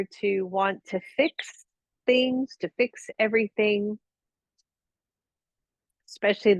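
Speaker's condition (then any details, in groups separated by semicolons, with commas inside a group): No condition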